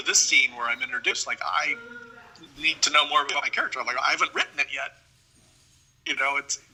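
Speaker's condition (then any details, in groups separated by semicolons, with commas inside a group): No condition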